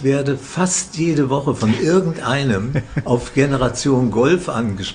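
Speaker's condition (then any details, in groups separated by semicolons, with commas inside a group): Parkinson's disease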